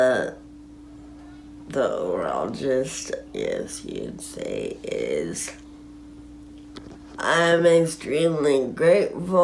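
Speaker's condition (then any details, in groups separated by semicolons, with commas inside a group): Friedreich ataxia, severe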